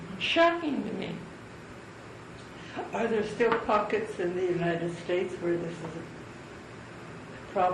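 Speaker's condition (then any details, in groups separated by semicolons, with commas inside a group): Cerebral palsy; from birth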